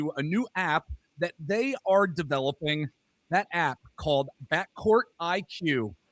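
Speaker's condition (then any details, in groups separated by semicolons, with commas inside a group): No condition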